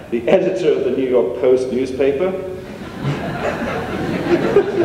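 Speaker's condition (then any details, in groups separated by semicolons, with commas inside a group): No condition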